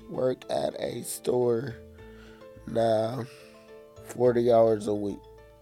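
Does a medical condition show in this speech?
Yes: cerebral palsy; affects movement.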